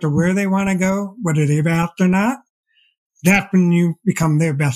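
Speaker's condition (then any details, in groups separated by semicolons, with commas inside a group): Deafblindness; progressive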